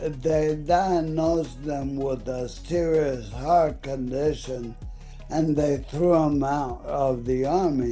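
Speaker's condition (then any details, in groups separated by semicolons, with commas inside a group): ALS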